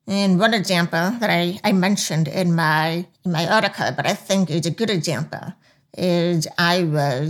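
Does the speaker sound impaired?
Yes: profound hearing loss; profound hearing loss since childhood, hearing aids worn since childhood; still wears hearing aids; deaf accent, speech sounds like a perpetual cold, listeners may need repetition to understand.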